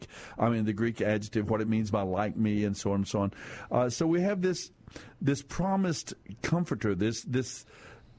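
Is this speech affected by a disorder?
No.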